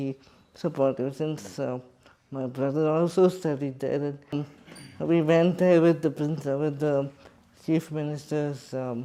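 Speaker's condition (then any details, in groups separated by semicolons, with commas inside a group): Cerebral palsy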